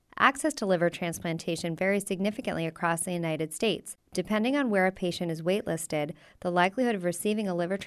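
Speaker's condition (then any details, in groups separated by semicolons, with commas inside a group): No condition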